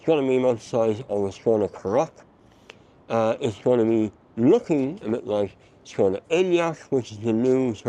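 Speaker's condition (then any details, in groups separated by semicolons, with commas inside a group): Mouth cancer surgery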